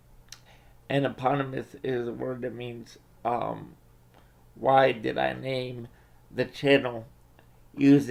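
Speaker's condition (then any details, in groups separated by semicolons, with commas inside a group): Cerebral palsy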